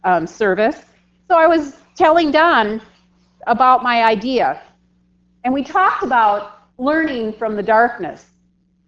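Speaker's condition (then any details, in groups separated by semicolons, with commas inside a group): No condition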